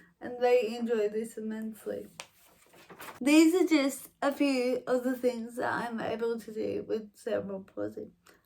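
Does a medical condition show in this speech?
Yes: cerebral palsy, mild.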